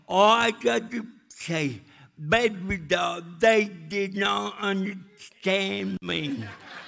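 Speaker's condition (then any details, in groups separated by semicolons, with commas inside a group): Cerebral palsy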